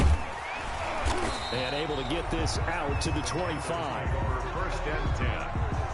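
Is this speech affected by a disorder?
No.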